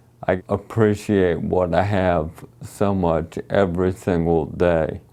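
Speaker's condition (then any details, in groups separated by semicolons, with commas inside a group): ALS; terminal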